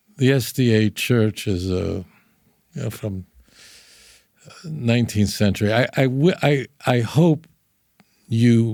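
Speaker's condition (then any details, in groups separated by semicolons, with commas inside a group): No condition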